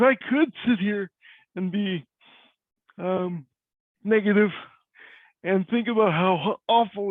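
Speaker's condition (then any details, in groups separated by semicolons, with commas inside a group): Cerebral palsy; cannot walk; voice is different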